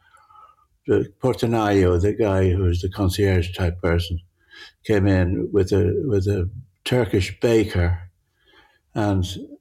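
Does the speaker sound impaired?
Yes: Parkinson's; difficulty judging near and far.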